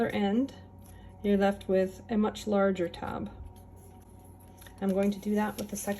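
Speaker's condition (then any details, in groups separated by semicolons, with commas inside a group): No condition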